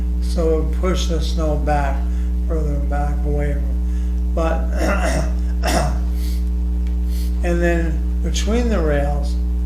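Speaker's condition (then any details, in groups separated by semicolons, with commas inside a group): ALS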